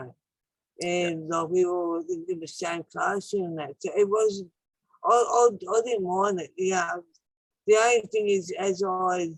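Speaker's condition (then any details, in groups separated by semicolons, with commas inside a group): Acquired brain injury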